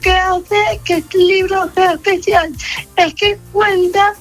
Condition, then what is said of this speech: Cerebral palsy. Nació en el año 2001 con parálisis cerebral, una condición que desde bien pequeña afectó a su movilidad y a su capacidad para hablar con fluidez.